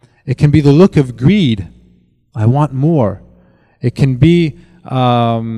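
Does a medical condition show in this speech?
No.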